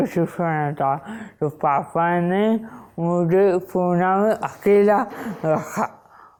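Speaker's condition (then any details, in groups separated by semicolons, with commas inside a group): Wilson's disease; onset at age 16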